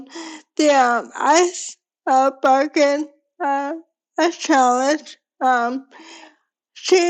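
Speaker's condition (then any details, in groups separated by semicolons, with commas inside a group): ALS; sporadic form, onset in pinky finger; diagnosed at 33, rapid progression, cane within eight months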